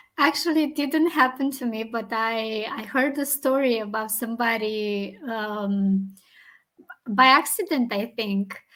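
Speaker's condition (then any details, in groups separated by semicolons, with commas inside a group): No condition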